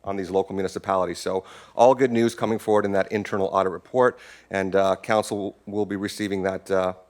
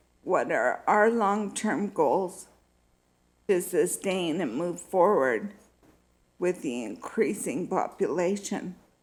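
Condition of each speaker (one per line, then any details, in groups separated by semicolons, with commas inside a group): No condition
Multiple sclerosis; needs time to get voice up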